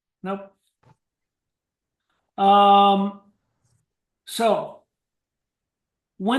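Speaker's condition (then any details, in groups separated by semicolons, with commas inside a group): No condition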